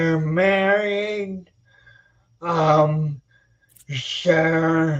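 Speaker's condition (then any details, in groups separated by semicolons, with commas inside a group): Spinocerebellar ataxia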